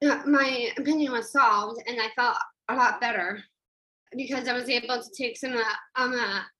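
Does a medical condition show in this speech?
Yes: Down syndrome; studied public speaking, public speaker about 12 years, coached by Diane Jensen, called wonderful speaker.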